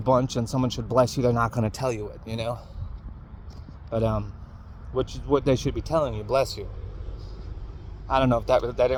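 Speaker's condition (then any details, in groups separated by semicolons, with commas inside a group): No condition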